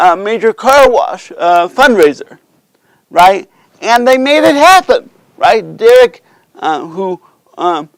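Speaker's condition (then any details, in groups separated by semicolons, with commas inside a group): Cerebral palsy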